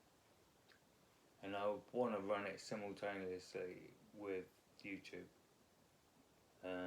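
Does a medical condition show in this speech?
Yes: multiple sclerosis.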